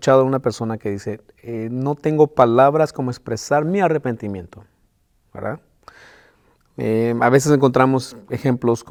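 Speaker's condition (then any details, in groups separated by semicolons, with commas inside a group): No condition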